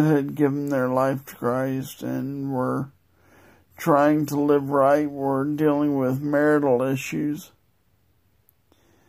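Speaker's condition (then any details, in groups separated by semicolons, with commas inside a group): Multiple sclerosis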